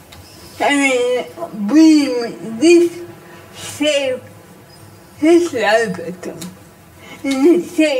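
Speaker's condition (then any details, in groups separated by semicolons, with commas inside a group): Cerebral palsy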